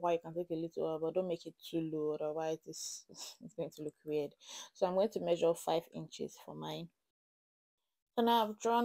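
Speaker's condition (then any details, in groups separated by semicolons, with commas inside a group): No condition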